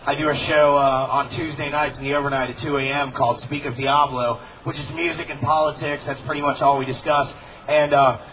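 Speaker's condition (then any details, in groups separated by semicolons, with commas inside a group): No condition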